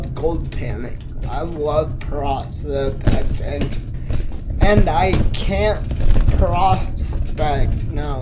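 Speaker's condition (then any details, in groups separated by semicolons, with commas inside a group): Multiple sclerosis; affects hands and left arm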